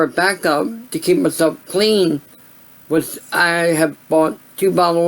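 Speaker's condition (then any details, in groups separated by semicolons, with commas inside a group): Cerebral palsy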